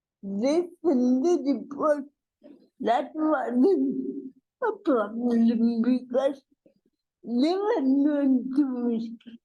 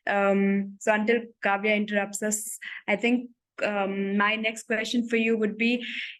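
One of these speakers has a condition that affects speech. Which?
The first: cerebral palsy.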